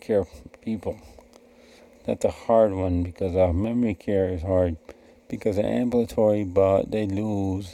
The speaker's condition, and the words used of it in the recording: Cerebral palsy. Not only OT, but also, I never had to have this, but speech therapy.